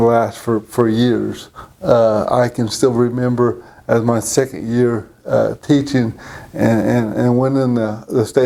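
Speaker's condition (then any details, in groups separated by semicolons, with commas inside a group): Cerebral palsy; present from birth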